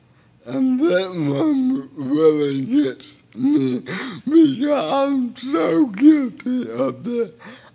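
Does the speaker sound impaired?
Yes: cerebral palsy; involuntary hand movements.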